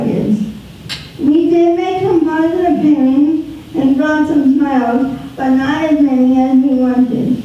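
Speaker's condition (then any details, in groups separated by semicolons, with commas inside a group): Spastic quadriplegic cerebral palsy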